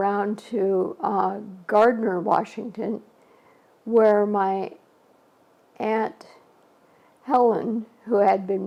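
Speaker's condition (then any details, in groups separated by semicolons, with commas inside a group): ALS; shortly after diagnosis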